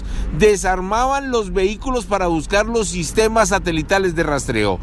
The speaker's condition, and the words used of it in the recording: No condition.